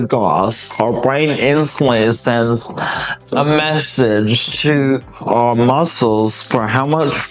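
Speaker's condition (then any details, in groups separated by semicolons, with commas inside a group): Cerebellar ataxia; two brain surgeries; ongoing coordination work; articulation impediment, coordination problems affect speech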